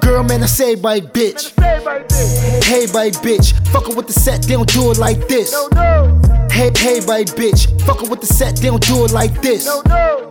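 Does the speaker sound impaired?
No.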